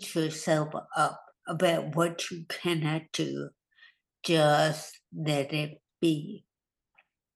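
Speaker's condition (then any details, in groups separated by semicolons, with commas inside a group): Hemorrhagic stroke; more than a year after stroke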